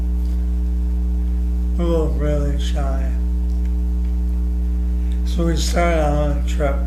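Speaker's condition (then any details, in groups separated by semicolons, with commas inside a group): ALS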